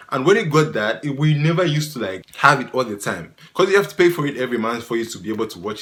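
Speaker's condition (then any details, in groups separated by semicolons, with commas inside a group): No condition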